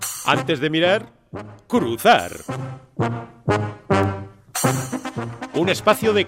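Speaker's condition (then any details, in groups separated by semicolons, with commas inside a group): No condition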